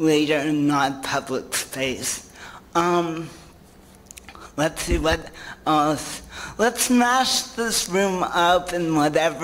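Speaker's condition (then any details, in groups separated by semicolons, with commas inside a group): Cerebral palsy; heel cord surgery suggested; not progressive, diagnosed at 12; some sounds jumbled, speech therapy for tongue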